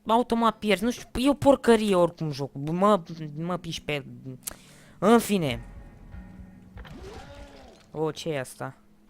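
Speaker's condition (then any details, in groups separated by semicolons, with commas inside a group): No condition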